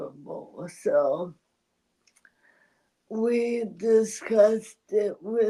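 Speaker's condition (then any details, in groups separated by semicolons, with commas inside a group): ALS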